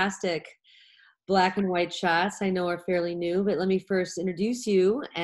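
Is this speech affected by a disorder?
No.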